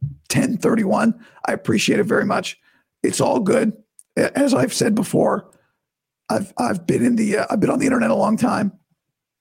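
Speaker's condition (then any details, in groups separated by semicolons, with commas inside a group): Vocal cord surgery recovery; starting vocal coach physical therapy today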